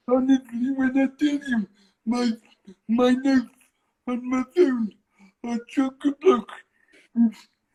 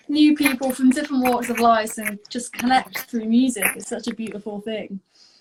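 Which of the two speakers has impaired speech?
The first: cerebral palsy; singing lessons developed singing voice.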